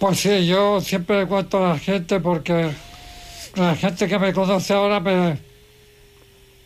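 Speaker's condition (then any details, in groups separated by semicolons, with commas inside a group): ALS; needs hoist to be put to bed, low body weight, formerly played golf and tennis, drove; pressure applied then removed to move secretions and phlegm; voice described by host as impressive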